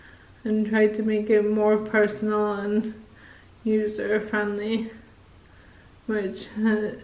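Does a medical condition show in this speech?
Yes: motor neurone disease; onset in left hand.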